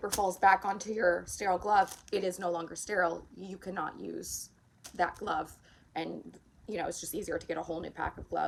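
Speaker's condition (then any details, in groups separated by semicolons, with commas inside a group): No condition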